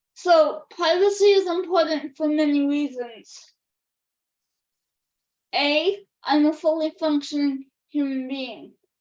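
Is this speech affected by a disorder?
Yes: cerebral palsy; affects all four limbs.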